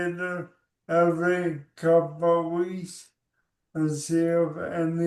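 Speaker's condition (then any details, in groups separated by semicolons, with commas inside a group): ALS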